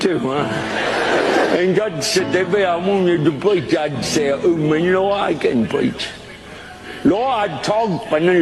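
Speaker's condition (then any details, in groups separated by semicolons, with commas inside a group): Cerebral palsy; shaky body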